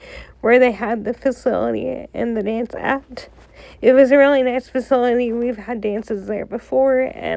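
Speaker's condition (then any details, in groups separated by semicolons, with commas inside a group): Cerebral palsy, spastic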